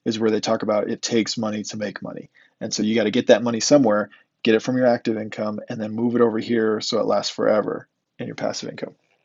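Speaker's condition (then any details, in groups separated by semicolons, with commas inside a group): No condition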